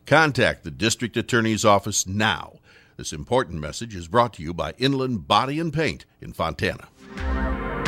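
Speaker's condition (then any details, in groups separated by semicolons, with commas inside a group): No condition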